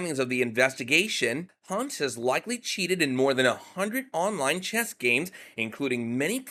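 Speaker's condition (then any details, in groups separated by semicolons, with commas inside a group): No condition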